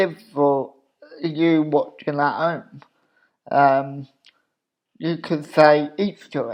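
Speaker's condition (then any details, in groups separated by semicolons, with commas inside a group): Cerebral palsy; obvious speech impediment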